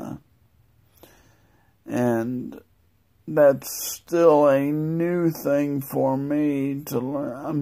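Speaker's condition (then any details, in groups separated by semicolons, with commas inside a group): Multiple sclerosis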